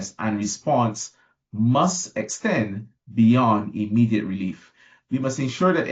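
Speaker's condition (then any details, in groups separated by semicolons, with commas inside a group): No condition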